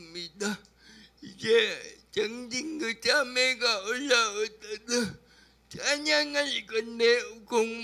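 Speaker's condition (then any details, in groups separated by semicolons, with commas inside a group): Brain lesion disability grade 1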